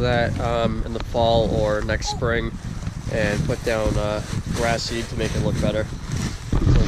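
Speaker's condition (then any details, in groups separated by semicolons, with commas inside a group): No condition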